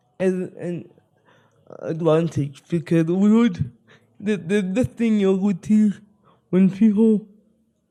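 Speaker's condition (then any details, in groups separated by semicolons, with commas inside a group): Spastic cerebral palsy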